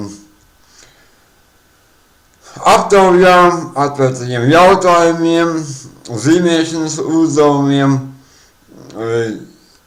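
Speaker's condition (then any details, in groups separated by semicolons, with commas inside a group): Cerebral palsy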